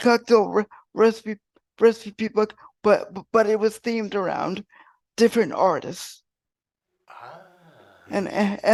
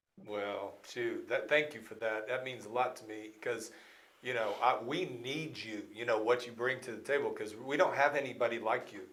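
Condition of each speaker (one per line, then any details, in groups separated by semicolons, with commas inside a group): Cerebral palsy; wheelchair user
No condition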